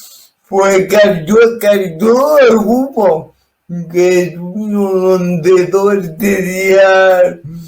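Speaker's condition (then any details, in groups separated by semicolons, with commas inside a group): Cerebral palsy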